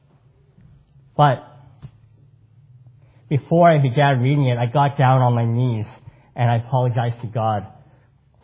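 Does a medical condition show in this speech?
Yes: cleft palate; congenital cleft palate, multiple surgeries with long hospital stays in childhood in 80s.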